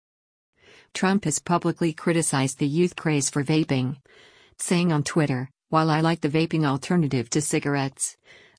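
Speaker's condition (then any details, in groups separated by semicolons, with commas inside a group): No condition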